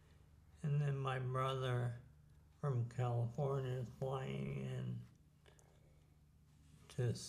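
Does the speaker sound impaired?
Yes: ALS; terminal, crippling disease; doctors estimate less than 12 months to live, declining tracheotomy, may soon need full-time breathing support; some speaking ability already lost.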